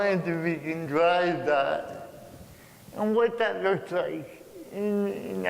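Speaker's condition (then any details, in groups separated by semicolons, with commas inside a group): Cerebral palsy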